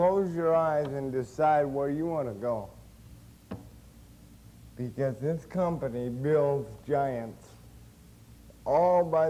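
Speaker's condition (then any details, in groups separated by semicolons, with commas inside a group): Cerebral palsy; since birth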